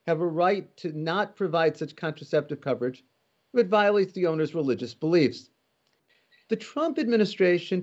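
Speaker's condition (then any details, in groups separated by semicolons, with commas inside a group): No condition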